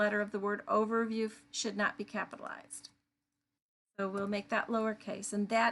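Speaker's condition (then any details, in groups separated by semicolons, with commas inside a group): No condition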